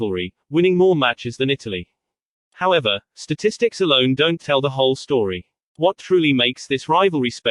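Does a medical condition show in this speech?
No.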